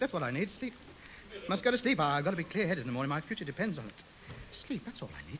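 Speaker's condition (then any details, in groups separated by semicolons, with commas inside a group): No condition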